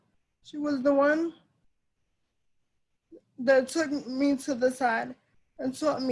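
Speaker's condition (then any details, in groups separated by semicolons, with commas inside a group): Cerebral palsy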